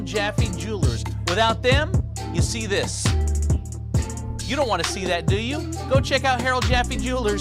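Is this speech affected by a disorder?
No.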